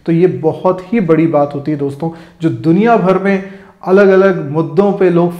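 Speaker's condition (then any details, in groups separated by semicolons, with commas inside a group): No condition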